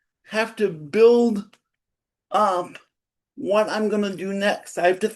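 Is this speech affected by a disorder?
Yes: cerebral palsy.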